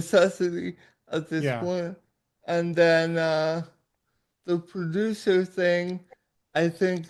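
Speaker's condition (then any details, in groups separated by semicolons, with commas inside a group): Cerebral palsy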